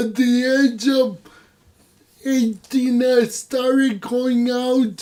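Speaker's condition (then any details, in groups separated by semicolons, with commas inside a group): Cerebral palsy; voice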